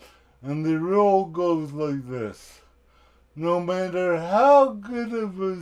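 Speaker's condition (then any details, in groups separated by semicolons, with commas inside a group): Cerebral palsy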